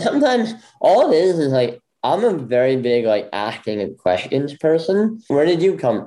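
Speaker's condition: Bilateral cleft lip; congenital bilateral

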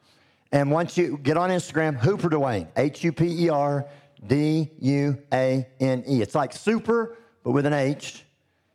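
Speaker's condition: Cleft lip and palate; congenital

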